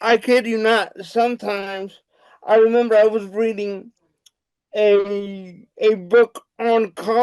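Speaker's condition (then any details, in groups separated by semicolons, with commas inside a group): Cerebral palsy; wheelchair user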